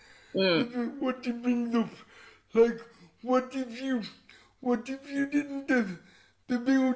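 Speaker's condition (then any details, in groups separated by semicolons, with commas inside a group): Cerebral palsy; voice described as unusual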